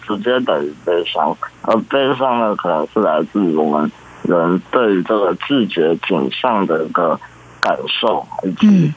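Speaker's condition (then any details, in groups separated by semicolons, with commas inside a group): Congenital muscular dystrophy; present from birth; gradually losing strength, pen handwriting difficult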